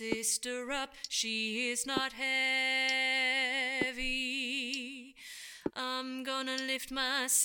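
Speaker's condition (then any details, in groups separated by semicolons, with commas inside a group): No condition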